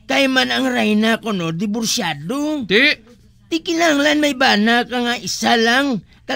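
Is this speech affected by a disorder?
No.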